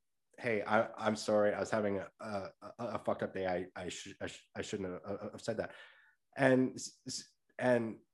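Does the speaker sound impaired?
Yes: stutter; stutter audible during recording; stutter eases in native accent and rehearsed cadence, worse with nerves, blocks when rushing words; here repeated sounds, repeated words, prolonged sounds.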